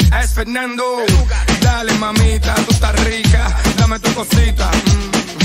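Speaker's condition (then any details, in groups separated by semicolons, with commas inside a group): No condition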